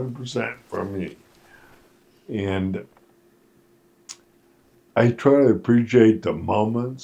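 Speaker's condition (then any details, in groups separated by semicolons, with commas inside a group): Friedreich's ataxia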